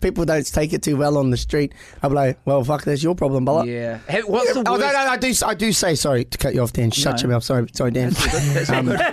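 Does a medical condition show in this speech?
Yes: Tourette's; neurological dysfunction; swearing and insults, random phrases, Peppa Pig no longer triggers snort tic.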